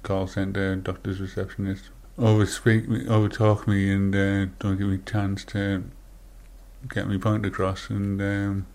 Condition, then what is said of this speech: Parkinson's disease. And I've got a quieter voice normally, and I slur a lot, and I get negative